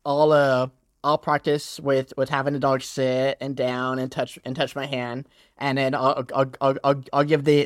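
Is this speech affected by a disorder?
Yes: stutter; stutter since growing up, onset time unknown, slurred words also noted growing up; stutters daily, fluency varies between good and bad days; swaps words expected to stutter to sound clearer, exhausted from speaking; here repeated sounds, repeated words.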